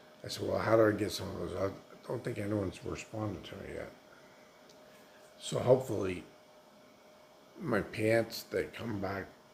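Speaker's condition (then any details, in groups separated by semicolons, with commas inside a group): Multiple sclerosis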